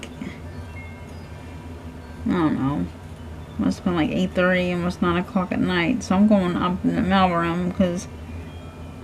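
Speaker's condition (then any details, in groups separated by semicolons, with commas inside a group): Cerebral palsy; hands affected, shaking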